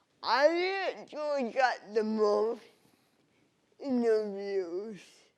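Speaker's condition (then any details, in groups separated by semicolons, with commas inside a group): Cerebral palsy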